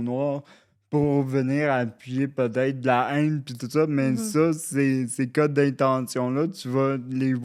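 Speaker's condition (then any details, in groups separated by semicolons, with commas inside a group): Cerebral palsy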